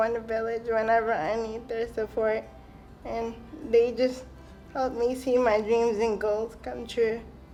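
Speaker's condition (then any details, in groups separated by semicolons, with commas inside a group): Cerebral palsy; cerebral palsy, uses wheelchair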